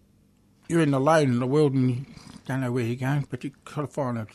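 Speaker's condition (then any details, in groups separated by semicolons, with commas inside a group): Deafness; struggles when people talk quickly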